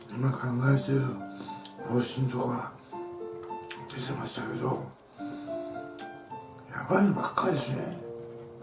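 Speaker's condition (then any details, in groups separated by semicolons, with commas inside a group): Tongue cancer, partial glossectomy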